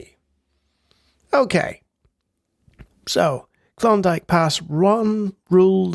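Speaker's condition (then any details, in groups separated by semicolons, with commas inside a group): No condition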